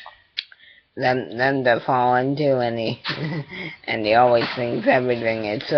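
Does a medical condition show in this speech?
Yes: cerebral palsy; attending therapy.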